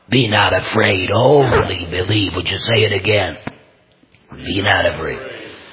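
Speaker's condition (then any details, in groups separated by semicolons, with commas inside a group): Total laryngectomy, complete laryngectomy, voice prosthesis; microphone setup worked out for him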